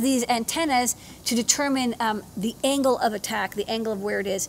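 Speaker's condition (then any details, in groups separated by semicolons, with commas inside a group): No condition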